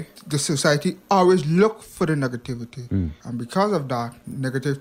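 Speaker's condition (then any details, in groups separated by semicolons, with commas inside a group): Hearing impairment; past speech impediment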